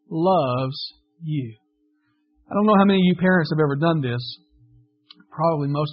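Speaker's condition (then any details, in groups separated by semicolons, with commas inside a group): No condition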